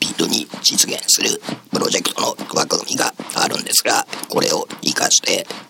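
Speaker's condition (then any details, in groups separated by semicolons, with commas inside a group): Laryngectomy, esophageal speech; 5 cm cervical esophageal cancer at esophageal entrance behind vocal cords, recurred after two years, larynx removed, reoperation; voice lost with larynx removal, single words came after a while, improves with practice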